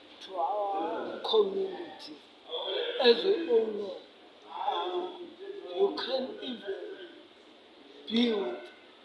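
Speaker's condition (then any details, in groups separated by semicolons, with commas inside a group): Cerebral palsy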